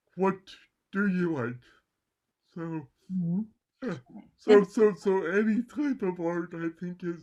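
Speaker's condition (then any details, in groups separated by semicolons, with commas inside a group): Cerebral palsy; mild left side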